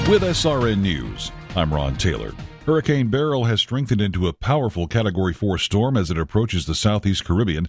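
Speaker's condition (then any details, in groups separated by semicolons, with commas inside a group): No condition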